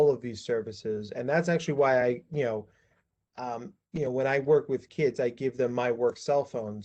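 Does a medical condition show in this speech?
No.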